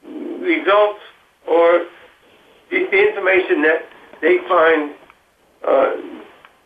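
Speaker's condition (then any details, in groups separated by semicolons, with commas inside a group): Parkinson's disease; Parkinson's diagnosed five years ago, stutter since at least college years; Parkinson's attacks the jaw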